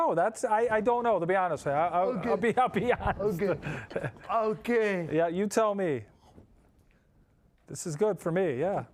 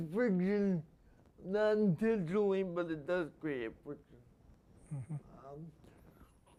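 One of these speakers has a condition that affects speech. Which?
The second: spastic quadriplegia; spasms increase greatly under stress.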